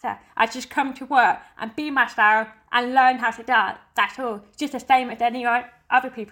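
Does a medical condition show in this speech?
Yes: deafness; hears song beat and singing but not words, heavy metal rock indistinct, uses sign language; dances by counting and following partner Giovanni's lead, not the music.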